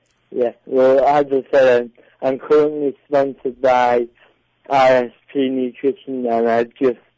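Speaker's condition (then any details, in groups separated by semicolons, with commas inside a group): Cerebral palsy; delayed developmental milestones, predicted lifelong electric wheelchair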